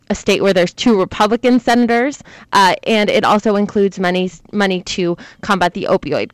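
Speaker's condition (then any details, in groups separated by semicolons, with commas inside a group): No condition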